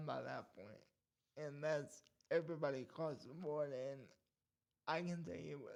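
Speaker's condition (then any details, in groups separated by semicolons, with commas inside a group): Cerebral palsy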